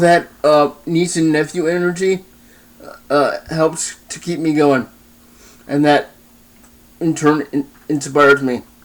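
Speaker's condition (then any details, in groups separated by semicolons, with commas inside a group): Cerebral palsy, spastic diplegia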